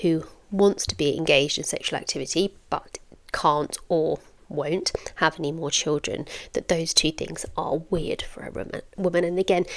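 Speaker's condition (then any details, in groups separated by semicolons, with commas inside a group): No condition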